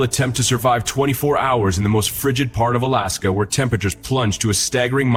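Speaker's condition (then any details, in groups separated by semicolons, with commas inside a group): No condition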